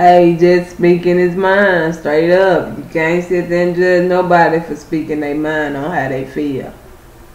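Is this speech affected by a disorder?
Yes: cerebral palsy; not paralyzed, can stand.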